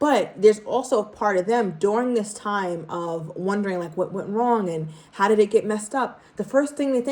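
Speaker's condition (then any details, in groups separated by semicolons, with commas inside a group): No condition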